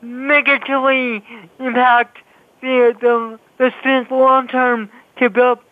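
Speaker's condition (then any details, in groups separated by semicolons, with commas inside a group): Cerebral palsy; congenital, diagnosed age 2, impacts movement and speech, partially deaf left ear, part c speech therapy; speech affected by cerebral palsy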